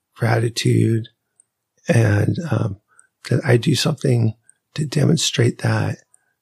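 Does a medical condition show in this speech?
Yes: ALS; weakness and fasciculations at onset, symptoms began about eleven months earlier, power chair, ramps, lifts; Radicava infusion during recording, diagnosed five months earlier at Forbes Norris clinic by Dr. Katz.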